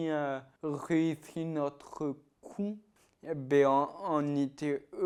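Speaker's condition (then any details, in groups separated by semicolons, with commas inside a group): Ataxia-telangiectasia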